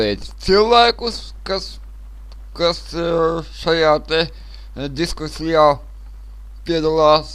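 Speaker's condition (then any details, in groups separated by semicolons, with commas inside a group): Cerebral palsy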